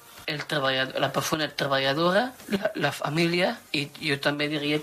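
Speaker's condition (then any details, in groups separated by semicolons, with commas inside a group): Down syndrome; about 30 years old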